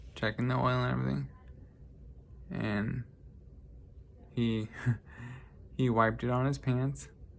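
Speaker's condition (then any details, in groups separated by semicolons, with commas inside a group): Traumatic brain injury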